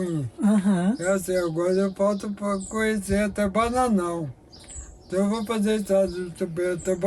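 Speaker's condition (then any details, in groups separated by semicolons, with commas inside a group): Amyotrophic lateral sclerosis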